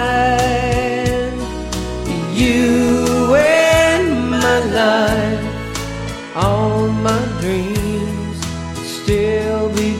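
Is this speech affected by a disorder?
No.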